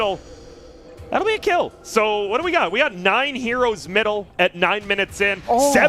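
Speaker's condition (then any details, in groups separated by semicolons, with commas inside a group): No condition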